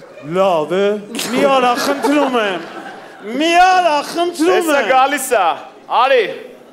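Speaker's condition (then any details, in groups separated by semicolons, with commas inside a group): No condition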